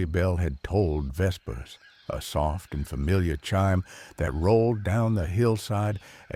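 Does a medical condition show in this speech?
No.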